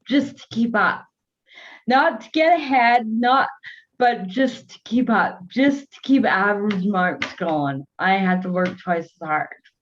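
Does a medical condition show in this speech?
Yes: cerebral palsy.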